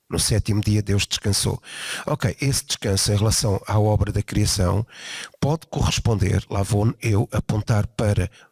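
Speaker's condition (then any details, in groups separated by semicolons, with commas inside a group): No condition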